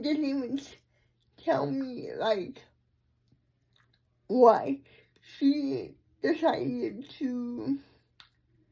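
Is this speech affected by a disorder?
Yes: cerebral palsy.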